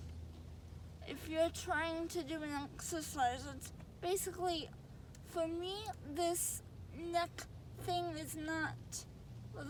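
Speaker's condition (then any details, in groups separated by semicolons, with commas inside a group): Cerebral palsy; affects all four limbs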